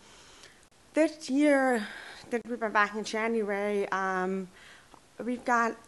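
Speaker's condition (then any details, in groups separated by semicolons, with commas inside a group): Deaf and hard of hearing; since childhood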